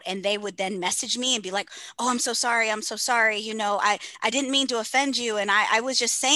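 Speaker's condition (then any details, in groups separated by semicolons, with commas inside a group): No condition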